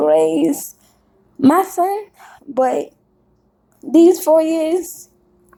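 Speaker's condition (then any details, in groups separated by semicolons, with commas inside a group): Cerebral palsy; caused by birth stroke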